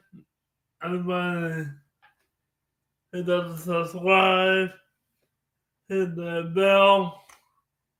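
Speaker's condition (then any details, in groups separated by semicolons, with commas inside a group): Cerebral palsy; from birth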